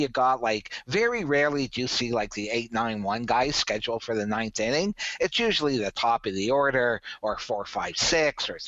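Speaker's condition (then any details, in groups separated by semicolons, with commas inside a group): No condition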